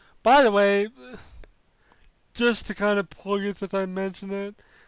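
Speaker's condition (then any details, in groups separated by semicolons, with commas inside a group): Cerebral palsy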